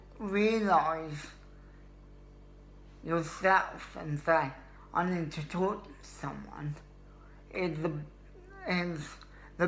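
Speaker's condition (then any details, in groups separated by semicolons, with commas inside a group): Cerebral palsy; obvious speech impediment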